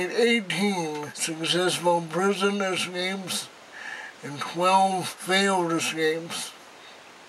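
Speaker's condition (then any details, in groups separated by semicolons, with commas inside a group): Cerebral palsy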